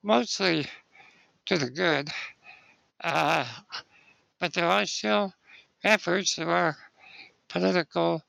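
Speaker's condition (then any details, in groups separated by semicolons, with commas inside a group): Spinal muscular atrophy; lifelong wheelchair use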